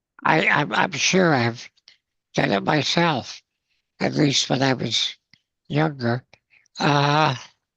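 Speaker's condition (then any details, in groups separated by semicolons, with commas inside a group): Spinal muscular atrophy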